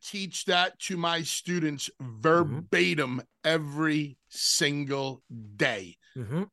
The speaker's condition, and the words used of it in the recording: No condition.